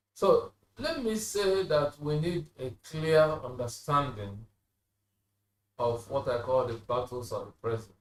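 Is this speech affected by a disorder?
No.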